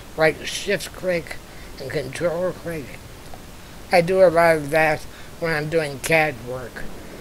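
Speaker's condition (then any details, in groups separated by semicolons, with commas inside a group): Spinal muscular atrophy type two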